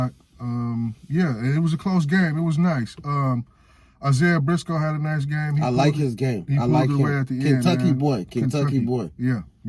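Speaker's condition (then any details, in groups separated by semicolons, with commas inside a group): No condition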